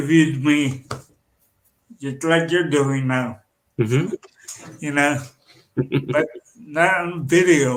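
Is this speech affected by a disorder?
Yes: cerebral palsy.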